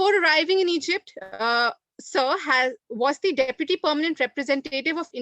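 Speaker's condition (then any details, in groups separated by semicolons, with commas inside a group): No condition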